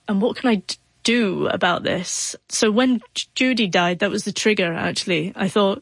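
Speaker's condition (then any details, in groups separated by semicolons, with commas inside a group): Stutter; neurological stutter, not psychological, hid stammer about ten years by age sixteen; still stutters, needs more time to speak; hid stutter by withdrawing and speaking little, feared phone, typing gave artificial fluency, deep breaths don't help; prolonged sounds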